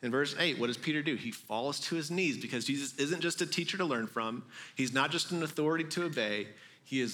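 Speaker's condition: No condition

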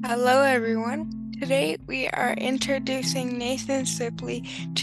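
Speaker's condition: Cerebral palsy

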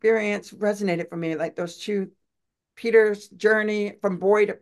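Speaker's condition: Deaf; sign language user

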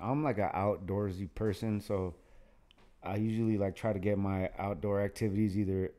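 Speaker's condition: No condition

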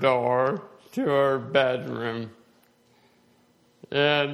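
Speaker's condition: Slowed speech, swallowing problems; 50 over two years

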